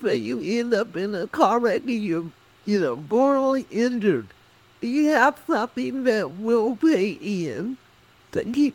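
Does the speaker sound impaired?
Yes: cerebral palsy; speech affected, employers reluctant to hire because of speech.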